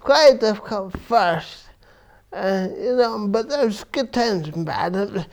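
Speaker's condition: Cerebral palsy; from birth; affects verbal speech

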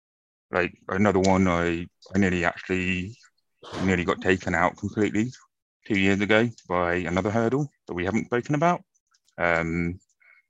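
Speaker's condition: Profound deafness, acquired from meningitis

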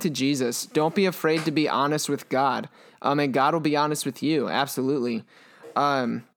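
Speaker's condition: No condition

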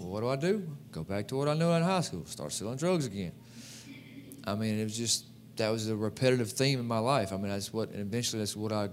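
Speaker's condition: No condition

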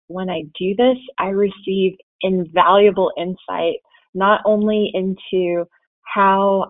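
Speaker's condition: No condition

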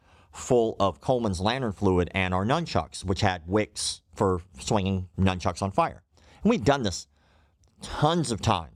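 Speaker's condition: Cleft lip and palate

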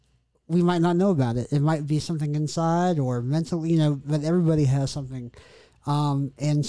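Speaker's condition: Cleft lip and palate; congenital

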